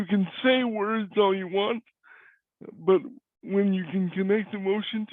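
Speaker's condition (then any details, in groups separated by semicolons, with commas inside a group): Cerebral palsy; cannot walk; voice is different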